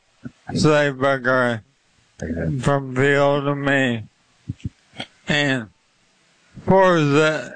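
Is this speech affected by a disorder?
Yes: ALS; limb-onset.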